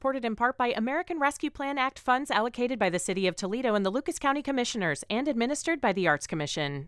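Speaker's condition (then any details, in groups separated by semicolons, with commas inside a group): No condition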